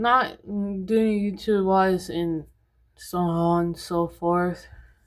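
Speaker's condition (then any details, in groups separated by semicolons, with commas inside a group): Cerebral palsy; brain damage, epilepsy, seizures since age one; diagnosed at age three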